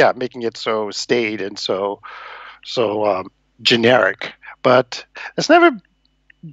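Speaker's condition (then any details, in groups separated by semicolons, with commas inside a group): No condition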